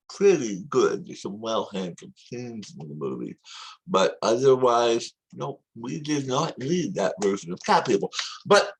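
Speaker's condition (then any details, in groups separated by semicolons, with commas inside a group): Tongue cancer surgery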